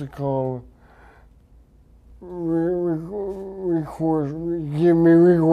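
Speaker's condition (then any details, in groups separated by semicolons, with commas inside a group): Traumatic brain injury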